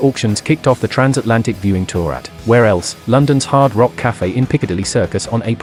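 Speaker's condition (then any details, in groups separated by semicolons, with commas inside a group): No condition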